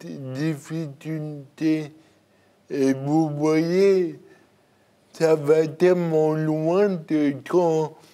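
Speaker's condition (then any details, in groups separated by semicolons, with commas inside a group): Cerebral palsy; birth injury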